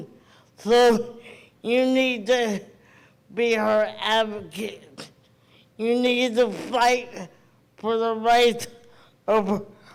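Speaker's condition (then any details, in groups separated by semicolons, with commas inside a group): Cerebral palsy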